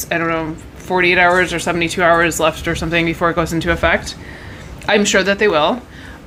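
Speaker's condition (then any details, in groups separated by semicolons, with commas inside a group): No condition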